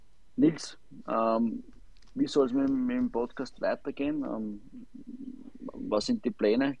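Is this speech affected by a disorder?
No.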